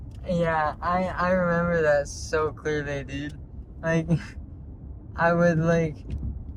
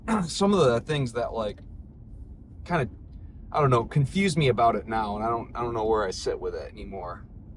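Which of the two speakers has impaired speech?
The first: traumatic brain injury.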